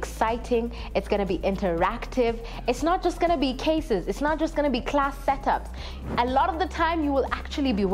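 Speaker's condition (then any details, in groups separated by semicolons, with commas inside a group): No condition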